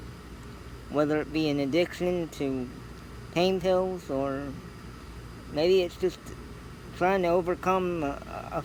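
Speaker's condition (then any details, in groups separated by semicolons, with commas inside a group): Cerebral palsy; scoliosis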